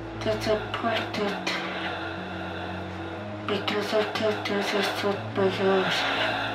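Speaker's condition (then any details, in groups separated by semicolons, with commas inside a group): ALS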